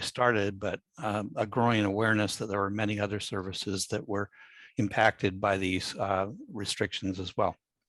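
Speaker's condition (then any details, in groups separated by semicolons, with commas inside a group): No condition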